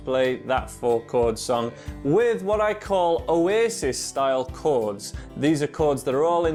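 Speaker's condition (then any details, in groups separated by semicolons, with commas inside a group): No condition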